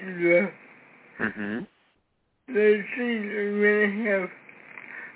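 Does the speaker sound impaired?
Yes: cerebral palsy, severe.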